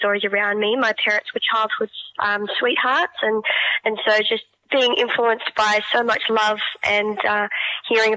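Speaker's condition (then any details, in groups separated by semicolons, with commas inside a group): Cleft palate; born with cleft palate, congenital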